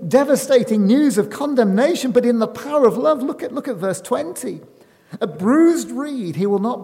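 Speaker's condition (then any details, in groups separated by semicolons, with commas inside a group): No condition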